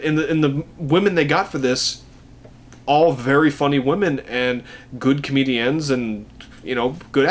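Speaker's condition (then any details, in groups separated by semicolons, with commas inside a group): No condition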